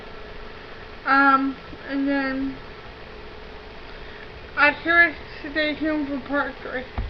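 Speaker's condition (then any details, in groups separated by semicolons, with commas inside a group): Cerebral palsy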